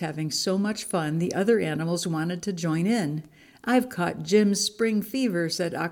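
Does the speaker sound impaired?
No.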